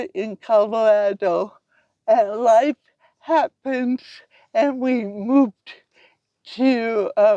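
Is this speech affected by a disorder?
Yes: cerebral palsy; from birth.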